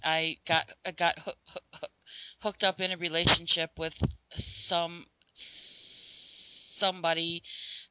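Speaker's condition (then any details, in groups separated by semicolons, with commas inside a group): Stuttering; stuttering first remembered around age five, covert most of adult life, open about it for about 4 years; stutters openly, discloses stuttering at work and to students, lets stuttering come out; hid stuttering by avoiding talking and switching words, later slipping out more; repeated sounds, prolonged sounds, blocks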